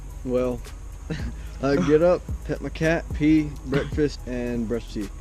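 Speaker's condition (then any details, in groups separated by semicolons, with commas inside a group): No condition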